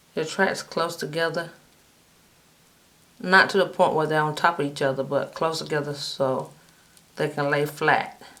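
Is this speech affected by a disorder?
No.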